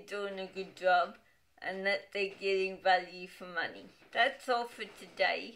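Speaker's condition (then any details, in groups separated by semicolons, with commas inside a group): Dystonic cerebral palsy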